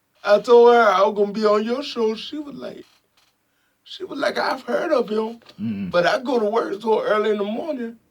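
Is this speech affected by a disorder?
Yes: spastic quadriplegic cerebral palsy.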